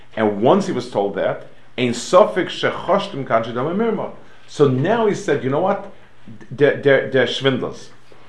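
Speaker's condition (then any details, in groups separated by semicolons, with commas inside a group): No condition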